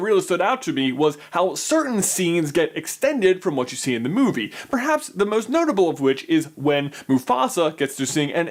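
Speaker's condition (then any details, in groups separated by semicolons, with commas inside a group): No condition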